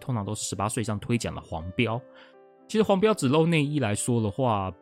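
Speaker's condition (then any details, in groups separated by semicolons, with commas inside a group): No condition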